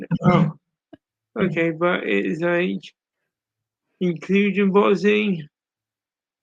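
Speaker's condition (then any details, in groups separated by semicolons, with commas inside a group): Cerebral palsy; speech impairment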